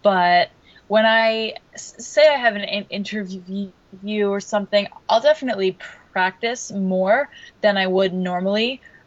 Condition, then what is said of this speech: Stuttering. And that was a big part of what I got out of it, because obviously I still stutter a good amount.